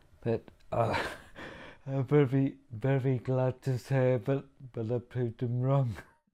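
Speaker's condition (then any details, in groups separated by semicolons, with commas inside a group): Cerebral ataxia; degenerative; about 22 years since diagnosis; increasingly slurred speech, will lose speech and swallowing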